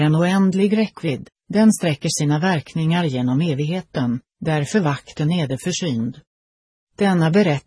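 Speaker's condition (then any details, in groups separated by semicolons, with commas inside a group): No condition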